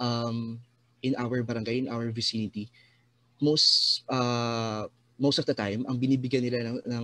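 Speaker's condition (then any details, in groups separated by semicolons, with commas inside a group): No condition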